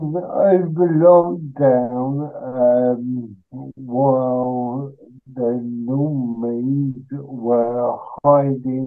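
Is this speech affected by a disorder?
Yes: cerebral palsy.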